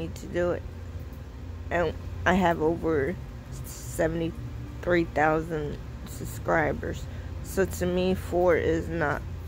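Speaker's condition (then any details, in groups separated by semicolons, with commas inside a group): Cerebral palsy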